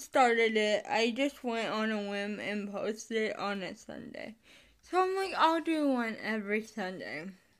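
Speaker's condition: Cerebral palsy; chronic illness and disability

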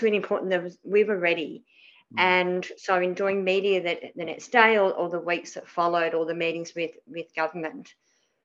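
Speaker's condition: Cleft palate; dental services

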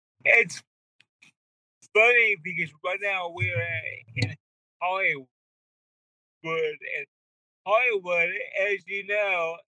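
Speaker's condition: Cerebral palsy; wheelchair user

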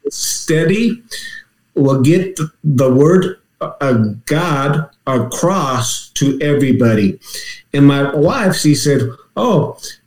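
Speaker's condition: Aphasia; no speech, reading, writing on waking, reading returned first, speaking slower, long couldn't say therapy

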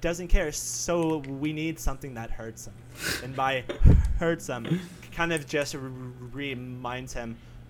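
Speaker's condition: Stutter; varies day to day with bad talking days, called not a disability but annoying; frequent word and phrase repetitions, part-word repetitions, repeated uh fillers, listeners mistake speech for drunkenness; blocks

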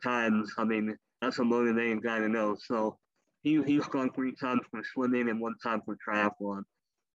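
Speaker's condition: Cleft lip and palate; elective leg amputations

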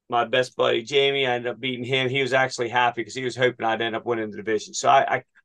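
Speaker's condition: No condition

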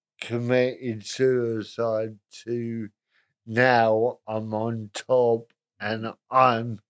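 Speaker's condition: Cerebral palsy, moderate; spastic, self-described middle range, delivery complications at birth, diagnosed in childhood; shaking, muscles tense and relax, whole-body spasms in bed, walks a bit funny; talks a bit funny

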